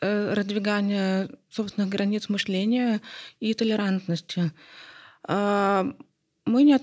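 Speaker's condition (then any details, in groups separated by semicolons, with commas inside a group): Hard of hearing; not deaf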